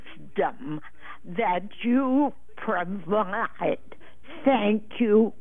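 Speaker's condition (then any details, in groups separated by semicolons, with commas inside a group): Trouble speaking; self-reported trouble speaking, kept call brief because of it, host understood every word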